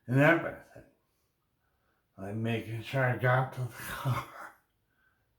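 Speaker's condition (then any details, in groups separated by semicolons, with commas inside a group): Brain injury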